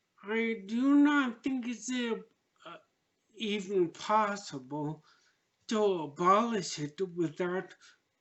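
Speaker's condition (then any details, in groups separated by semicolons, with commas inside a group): Traumatic brain injury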